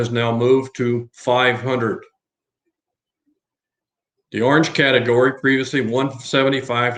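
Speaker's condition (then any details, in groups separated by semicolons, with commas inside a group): No condition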